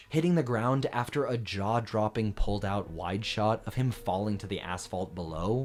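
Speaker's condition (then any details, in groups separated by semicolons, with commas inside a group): No condition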